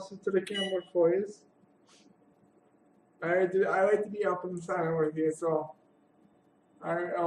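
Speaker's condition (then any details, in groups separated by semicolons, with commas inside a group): Cerebral palsy; has had surgery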